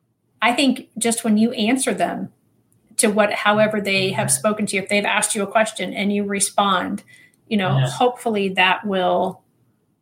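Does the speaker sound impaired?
No.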